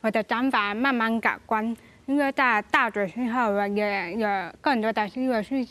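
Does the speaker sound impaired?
Yes: hearing impairment; hearing impaired from childhood, hearing aids, mother's training in speech and lip-reading, deaf school one year; recent surgery for cochlear implant; oral speaker, learned speech and lip-reading.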